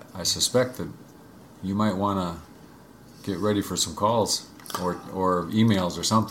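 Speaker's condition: No condition

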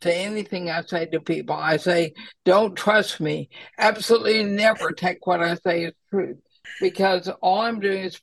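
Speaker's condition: ALS; still understood by listeners

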